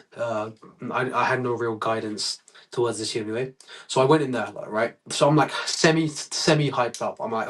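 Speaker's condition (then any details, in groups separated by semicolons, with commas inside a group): No condition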